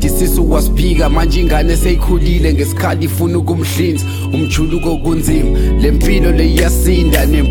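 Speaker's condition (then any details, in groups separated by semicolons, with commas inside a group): No condition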